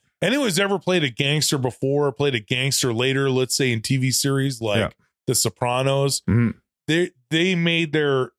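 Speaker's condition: No condition

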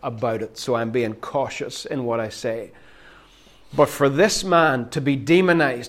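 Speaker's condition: No condition

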